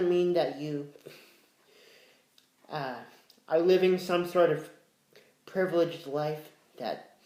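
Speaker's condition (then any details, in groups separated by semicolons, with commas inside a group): Cerebral palsy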